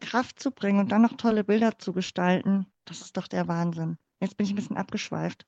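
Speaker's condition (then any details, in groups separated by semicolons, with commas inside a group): Cleft palate; congenital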